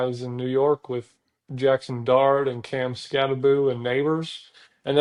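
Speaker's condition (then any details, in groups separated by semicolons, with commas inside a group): No condition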